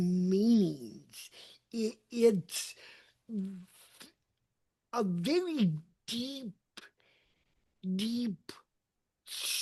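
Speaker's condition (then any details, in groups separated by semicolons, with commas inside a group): Cerebral palsy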